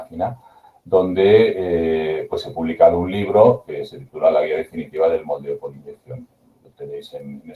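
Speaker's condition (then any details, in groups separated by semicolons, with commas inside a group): No condition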